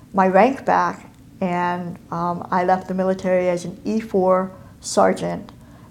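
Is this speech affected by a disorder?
Yes: cleft palate and cleft lip; congenital.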